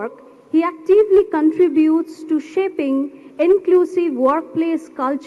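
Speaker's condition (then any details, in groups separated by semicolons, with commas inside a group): No condition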